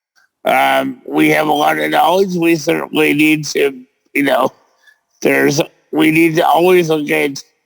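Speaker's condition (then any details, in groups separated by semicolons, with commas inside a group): Cerebral palsy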